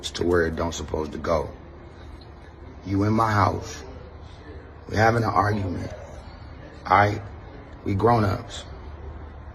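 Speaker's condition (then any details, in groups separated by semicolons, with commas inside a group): No condition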